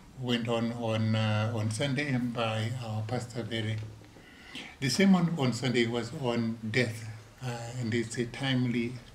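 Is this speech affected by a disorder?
No.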